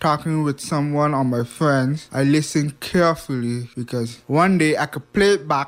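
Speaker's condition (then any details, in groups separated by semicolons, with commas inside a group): Hearing impairment; past speech impediment, ongoing hearing loss; speech impediment overcome through much speech practice and focused listening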